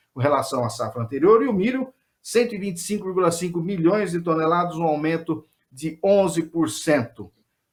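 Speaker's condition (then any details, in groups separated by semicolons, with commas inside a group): No condition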